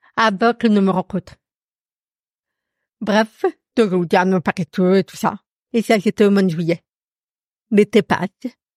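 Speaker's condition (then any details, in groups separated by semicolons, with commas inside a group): Profound deafness; audible accent from deafness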